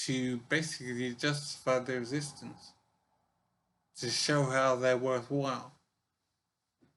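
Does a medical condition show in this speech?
Yes: brain injury; severe.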